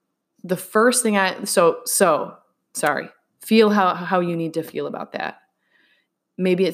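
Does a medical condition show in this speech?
No.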